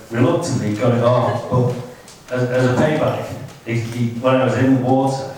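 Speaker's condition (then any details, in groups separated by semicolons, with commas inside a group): No condition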